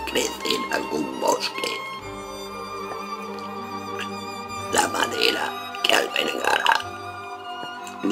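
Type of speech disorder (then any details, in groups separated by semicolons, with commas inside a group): Oesophageal speech; laryngectomy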